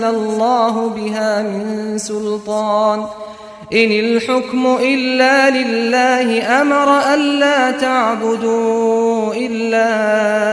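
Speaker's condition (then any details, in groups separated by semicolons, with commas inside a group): No condition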